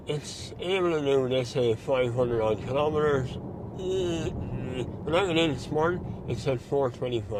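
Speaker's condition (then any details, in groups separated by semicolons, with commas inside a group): Mouth cancer surgery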